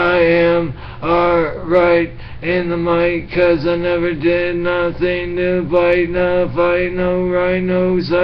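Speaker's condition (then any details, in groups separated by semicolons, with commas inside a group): Brain injury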